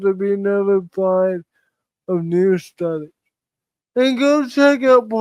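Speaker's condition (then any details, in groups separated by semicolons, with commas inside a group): Cerebral palsy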